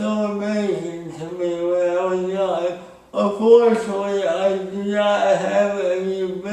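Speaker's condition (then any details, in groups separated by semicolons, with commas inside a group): Speech impairment after birth surgery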